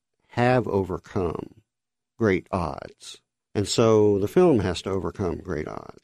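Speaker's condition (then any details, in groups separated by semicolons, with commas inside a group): Cleft lip and palate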